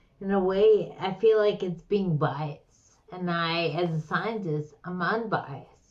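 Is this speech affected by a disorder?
Yes: slurred speech; slurred, stroke-like speech.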